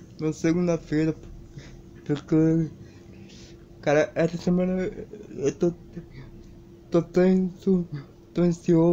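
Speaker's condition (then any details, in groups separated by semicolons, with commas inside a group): Cerebral palsy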